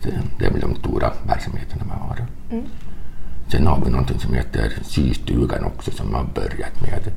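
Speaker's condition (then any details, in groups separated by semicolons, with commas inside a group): Hearing impairment, cochlear implants, congenital, bilateral cochlear implants; two cochlear implants, first implant seven years before second; uses two cochlear implants, content with both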